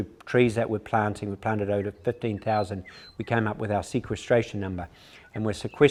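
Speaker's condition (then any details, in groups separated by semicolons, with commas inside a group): No condition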